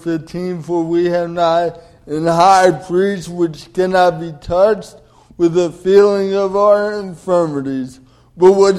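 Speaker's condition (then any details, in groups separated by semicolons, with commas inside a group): Cerebral palsy; Kennedy Krieger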